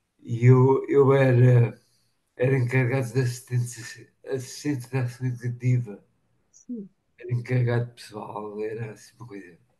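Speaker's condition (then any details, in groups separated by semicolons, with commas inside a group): Machado-Joseph disease (sca3)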